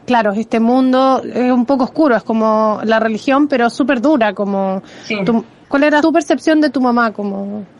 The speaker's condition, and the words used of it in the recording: None; typical speech.